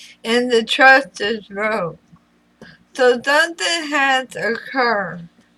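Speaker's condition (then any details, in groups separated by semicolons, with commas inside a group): Throat cancer radiation damage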